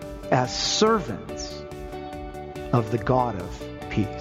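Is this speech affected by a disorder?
No.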